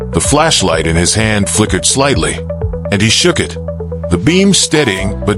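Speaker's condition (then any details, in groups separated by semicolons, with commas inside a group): No condition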